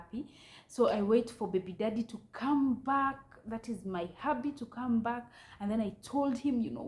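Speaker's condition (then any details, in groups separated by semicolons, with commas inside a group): No condition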